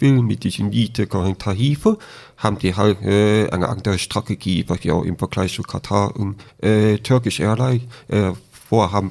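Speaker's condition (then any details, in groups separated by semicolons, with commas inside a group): Deafness with cochlear implant, congenital deafness; 3-4 years relearning speech and hearing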